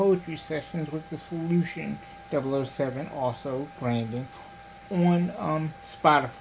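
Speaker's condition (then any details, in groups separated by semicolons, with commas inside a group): Cerebral palsy; diplegia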